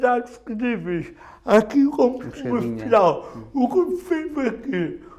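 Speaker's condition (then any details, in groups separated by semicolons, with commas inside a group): Cerebral palsy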